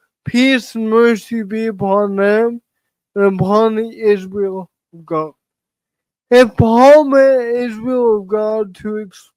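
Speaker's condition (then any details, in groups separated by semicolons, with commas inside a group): Cerebral palsy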